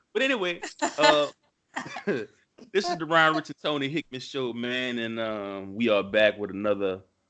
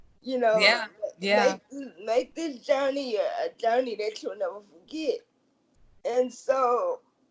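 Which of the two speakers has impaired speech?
The second: cerebral palsy.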